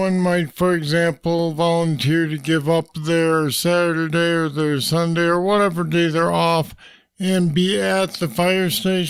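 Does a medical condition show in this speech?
Yes: Parkinson's disease; deep brain stimulators.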